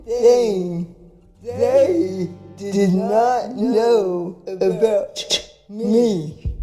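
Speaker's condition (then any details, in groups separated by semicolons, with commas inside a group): Cerebral palsy; from birth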